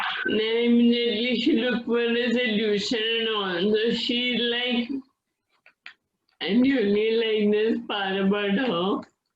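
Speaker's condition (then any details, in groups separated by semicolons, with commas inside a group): Friedreich's ataxia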